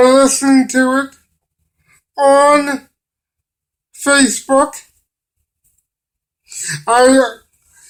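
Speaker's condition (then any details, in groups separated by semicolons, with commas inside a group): Cerebral palsy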